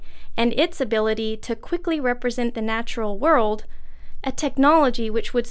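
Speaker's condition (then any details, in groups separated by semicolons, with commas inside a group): No condition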